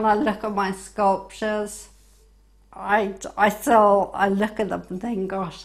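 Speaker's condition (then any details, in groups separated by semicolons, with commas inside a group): Brain injury; hit by car, ataxic gait; 6 weeks coma, 8.5 months hospital, severe fatigue; no speech after injury, relearned speaking completely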